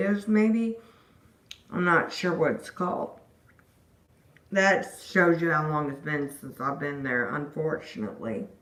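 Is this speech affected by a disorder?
Yes: disability causing slurred speech.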